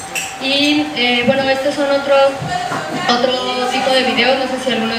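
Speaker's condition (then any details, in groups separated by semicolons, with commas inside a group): No condition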